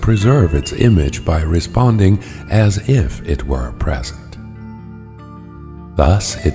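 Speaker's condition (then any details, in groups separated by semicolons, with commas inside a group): No condition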